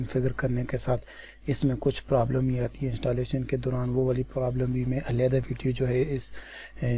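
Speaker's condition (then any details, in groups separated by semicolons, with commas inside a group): No condition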